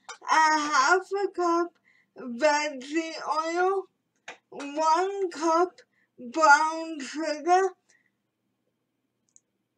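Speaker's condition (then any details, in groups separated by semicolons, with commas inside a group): Cerebral palsy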